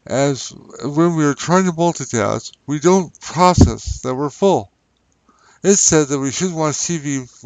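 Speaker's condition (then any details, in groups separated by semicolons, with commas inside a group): Traumatic brain injury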